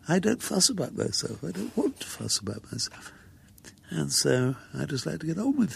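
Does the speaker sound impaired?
Yes: muscular dystrophy; progressive, death predicted at 16 but now nearly 70, wheelchair user, walked earlier.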